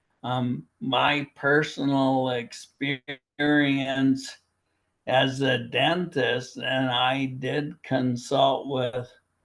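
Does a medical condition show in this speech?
Yes: primary lateral sclerosis, bulbar onset.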